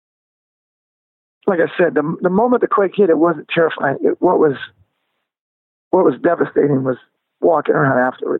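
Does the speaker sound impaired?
Yes: spasmodic dysphonia; onset at peak of singing career.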